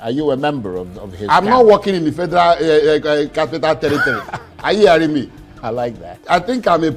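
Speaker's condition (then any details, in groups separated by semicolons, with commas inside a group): No condition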